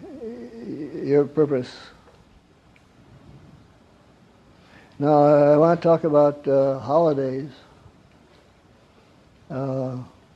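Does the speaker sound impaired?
Yes: Parkinson's; gets up around 3 am.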